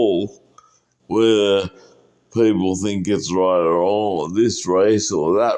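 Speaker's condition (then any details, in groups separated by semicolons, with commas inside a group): Cerebral palsy; uses wheelchair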